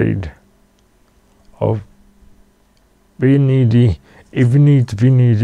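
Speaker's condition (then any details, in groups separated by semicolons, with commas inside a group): Cerebral palsy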